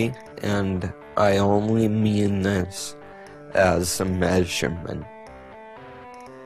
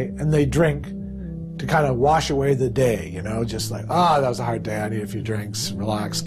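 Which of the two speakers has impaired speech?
The first: multiple sclerosis; severe shaking.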